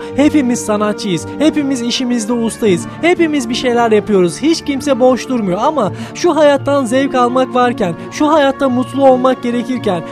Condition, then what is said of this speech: None; typical speech.